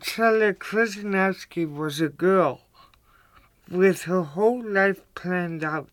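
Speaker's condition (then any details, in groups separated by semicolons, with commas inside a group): Cerebral palsy; visible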